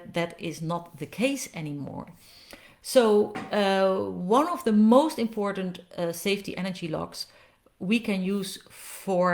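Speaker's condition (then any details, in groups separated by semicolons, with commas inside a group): No condition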